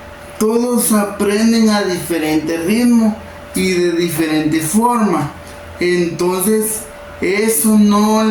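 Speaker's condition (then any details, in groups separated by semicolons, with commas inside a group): Cerebral palsy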